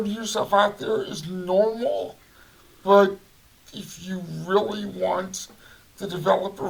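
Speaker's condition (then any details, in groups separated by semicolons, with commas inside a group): Cerebral palsy; voice affected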